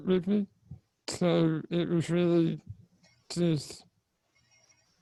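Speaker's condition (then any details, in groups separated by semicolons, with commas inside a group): Spinal muscular atrophy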